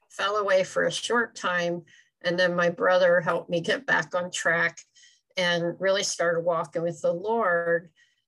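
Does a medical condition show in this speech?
Yes: cleft palate, severe; breathing problems from birth, unable to be fed as infant.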